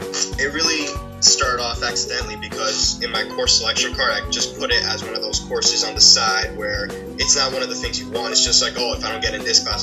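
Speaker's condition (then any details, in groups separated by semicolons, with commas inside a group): No condition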